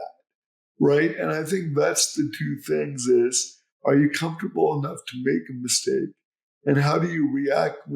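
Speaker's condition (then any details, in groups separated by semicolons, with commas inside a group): Cerebral palsy; speech unclear since childhood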